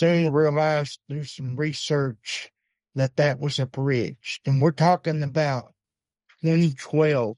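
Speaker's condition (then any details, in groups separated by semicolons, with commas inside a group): Cerebral palsy; uses wheelchair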